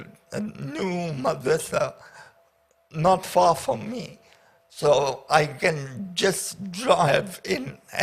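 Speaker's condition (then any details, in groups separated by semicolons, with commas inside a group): Paraplegia with essential tremor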